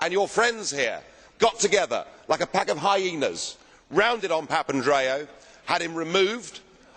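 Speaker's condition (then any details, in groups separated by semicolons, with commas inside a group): No condition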